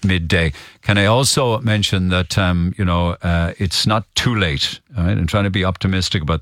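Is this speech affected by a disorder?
No.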